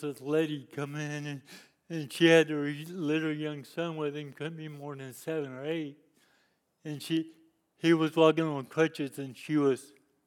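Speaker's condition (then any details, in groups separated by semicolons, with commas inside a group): Cerebral palsy; lifelong disability since youth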